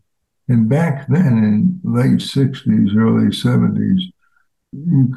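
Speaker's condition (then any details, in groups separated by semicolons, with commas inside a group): ALS; fatal progressive disease, diagnosed months ago, hiking a year ago, expected to worsen; walking harder, brace on foot, balance slightly off, wife Donna as caregiver for some tasks; voice changed since onset, now a different voice, no spontaneous crying fits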